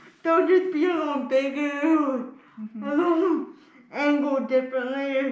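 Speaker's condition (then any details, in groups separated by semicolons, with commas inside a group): Spastic cerebral palsy; can speak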